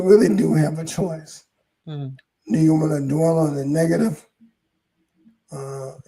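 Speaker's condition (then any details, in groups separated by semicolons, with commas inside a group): ALS; hoarse voice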